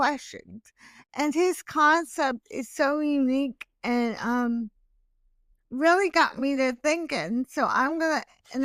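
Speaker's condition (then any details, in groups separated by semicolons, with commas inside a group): Hemiplegic cerebral palsy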